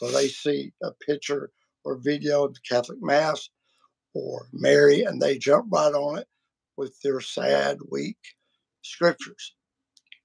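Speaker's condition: Vocal cord surgery; including laser treatment

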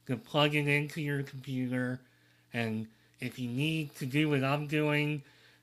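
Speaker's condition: Cleft lip and palate

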